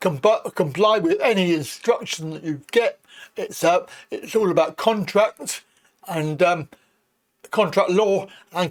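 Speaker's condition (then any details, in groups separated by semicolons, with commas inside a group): Cerebral palsy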